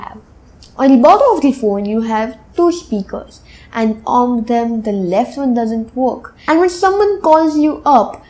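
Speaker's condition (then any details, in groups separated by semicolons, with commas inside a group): No condition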